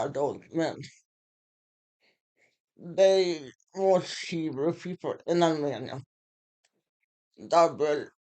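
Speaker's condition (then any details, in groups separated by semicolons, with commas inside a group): Muscular Parkinson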